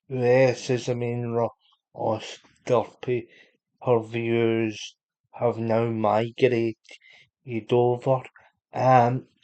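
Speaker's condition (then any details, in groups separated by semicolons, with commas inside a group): Cerebral palsy; unable to walk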